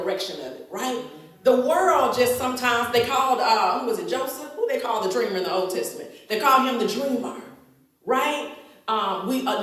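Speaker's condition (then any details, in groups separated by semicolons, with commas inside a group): No condition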